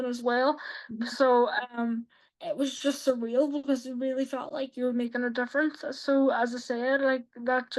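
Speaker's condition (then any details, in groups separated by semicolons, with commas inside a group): Quadriplegic cerebral palsy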